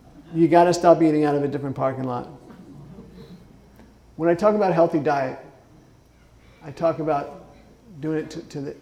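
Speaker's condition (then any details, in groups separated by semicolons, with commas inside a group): Parkinson's disease; Parkinson's onset age 41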